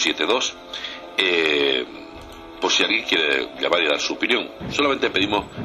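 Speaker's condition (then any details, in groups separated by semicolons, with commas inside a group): No condition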